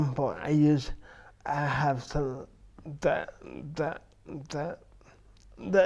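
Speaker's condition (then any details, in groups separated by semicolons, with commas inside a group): Cerebral palsy; present from birth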